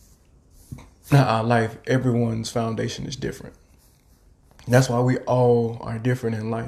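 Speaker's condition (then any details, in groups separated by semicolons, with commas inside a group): No condition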